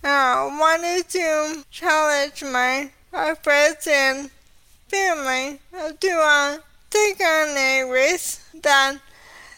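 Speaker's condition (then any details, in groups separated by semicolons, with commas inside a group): ALS; over 8 years since diagnosis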